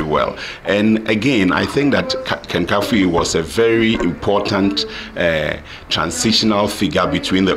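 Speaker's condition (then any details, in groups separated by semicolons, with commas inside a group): No condition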